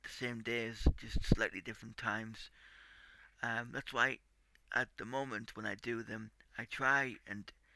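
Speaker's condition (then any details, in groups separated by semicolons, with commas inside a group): Cerebral palsy; tight muscles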